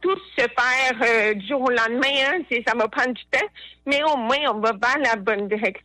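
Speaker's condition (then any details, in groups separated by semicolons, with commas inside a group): Hard of hearing; not very visible, daily obstacles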